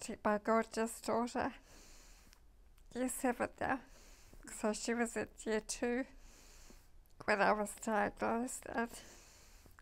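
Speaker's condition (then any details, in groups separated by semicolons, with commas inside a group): MND (ALS)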